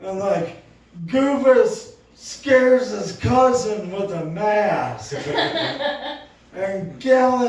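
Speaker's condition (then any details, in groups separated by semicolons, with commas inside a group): Cerebral palsy; movement disorder since childhood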